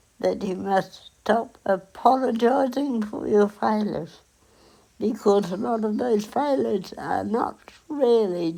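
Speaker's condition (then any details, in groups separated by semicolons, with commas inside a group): Cerebral palsy; onset at 8 days old; lifelong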